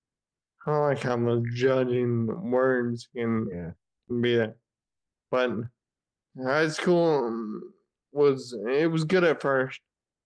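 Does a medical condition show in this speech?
Yes: Friedreich's ataxia; wheelchair dependent since age 18.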